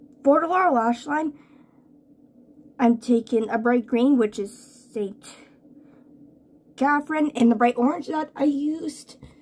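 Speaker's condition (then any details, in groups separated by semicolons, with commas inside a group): No condition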